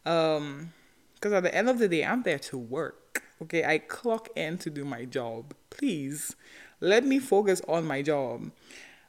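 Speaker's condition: No condition

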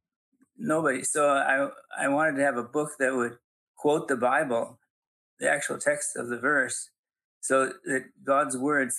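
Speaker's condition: Parkinson's; still teaching and speaking publicly

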